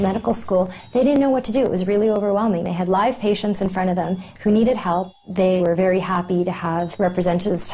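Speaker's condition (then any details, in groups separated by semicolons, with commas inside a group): No condition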